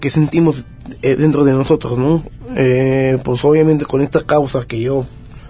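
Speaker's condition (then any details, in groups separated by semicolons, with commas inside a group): Down syndrome; congenital, trisomy 21, age 24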